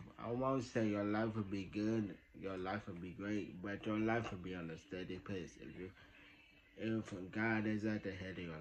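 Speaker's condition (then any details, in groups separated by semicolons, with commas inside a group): Traumatic brain injury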